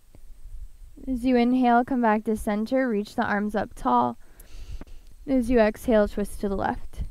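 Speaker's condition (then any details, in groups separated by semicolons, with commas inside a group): No condition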